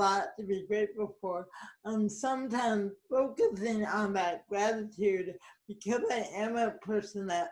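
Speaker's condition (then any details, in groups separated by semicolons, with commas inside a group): Cerebral palsy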